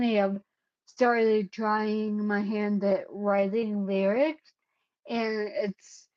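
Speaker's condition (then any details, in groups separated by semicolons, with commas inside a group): Cerebellar ataxia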